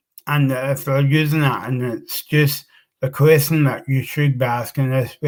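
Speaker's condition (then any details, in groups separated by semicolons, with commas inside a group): Cerebral palsy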